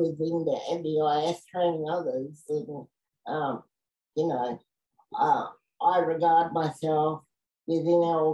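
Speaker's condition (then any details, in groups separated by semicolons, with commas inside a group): Cerebral palsy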